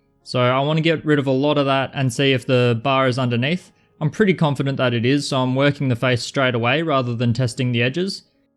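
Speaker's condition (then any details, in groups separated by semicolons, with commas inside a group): No condition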